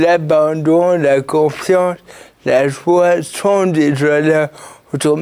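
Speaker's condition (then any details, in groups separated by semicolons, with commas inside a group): Cerebral palsy; since birth, birth injury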